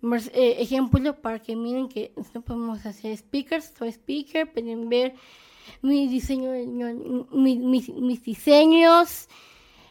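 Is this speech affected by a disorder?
Yes: Down syndrome; present from birth.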